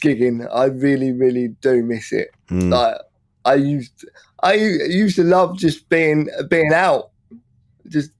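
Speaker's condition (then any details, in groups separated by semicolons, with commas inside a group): Cerebral palsy; from birth, oxygen lack, 10 weeks premature, heart defect, heart surgery at 9 weeks, wheelchair user; no real speech impediment except when drunk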